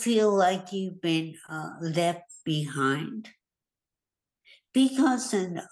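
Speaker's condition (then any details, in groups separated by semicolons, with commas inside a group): Hemorrhagic stroke; more than a year after stroke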